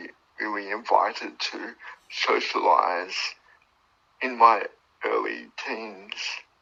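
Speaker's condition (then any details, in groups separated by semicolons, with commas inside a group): Cerebral palsy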